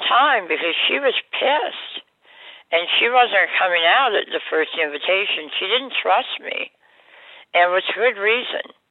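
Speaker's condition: Oral cancer surgery, jaw removal; seven-week radiation stopped speech and eating, radiation may affect vocal cords, Michigan surgeon unsure of voice

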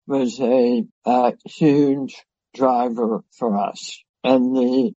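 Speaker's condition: Head and neck cancer; no evidence of disease for years, severe dysphagia, no normal meal for years

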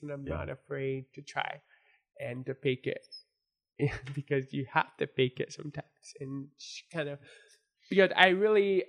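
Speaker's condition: Born deaf; congenital deafness from birth

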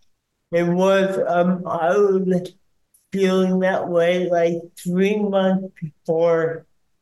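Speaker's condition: Cerebral palsy; cerebral palsy since birth

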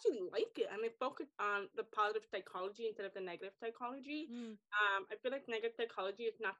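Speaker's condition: Deafness; acquired deafness from ear infection at age 4, normal hearing before, wears hearing aids, no ASL; speaks orally, mother pushed learning to speak

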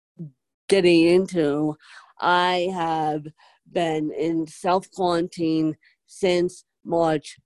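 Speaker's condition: Cerebral palsy, moderate; uses speech dictation

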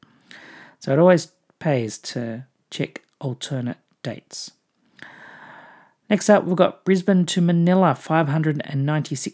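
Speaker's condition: No condition

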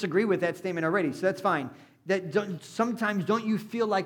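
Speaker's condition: No condition

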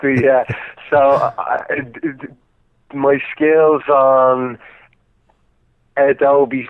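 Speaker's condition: Stuttering; sets own small targets and goals to challenge stutter; prolonged sounds, blocks

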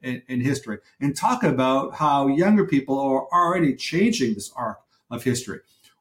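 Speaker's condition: No condition

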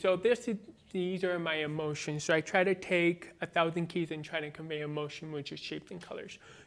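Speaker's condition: Born deaf, cochlear implant, congenital

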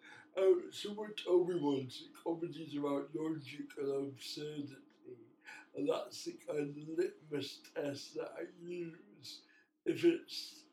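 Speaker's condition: Cerebral palsy

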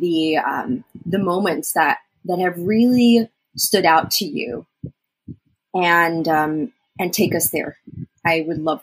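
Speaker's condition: No condition

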